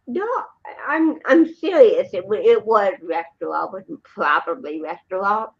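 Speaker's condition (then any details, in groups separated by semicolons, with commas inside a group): Cerebral palsy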